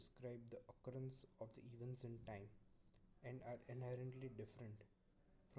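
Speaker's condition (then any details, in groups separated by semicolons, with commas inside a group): No condition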